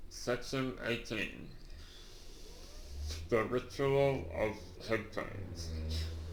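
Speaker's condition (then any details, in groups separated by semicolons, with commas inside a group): Duchenne muscular dystrophy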